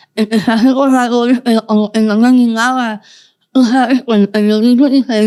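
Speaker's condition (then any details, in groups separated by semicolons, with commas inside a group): Moebius syndrome, congenital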